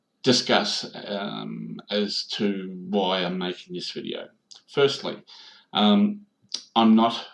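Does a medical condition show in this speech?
No.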